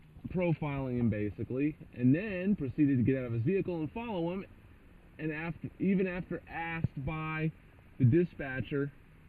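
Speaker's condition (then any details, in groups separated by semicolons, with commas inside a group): No condition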